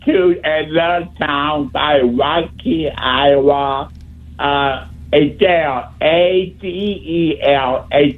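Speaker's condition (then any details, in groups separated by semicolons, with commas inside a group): Speech impediment; tries to talk really clearly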